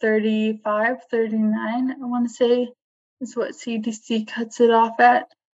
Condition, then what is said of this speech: ALS (motor neuron disease). So, sorry, I'm trying not to lose my voice.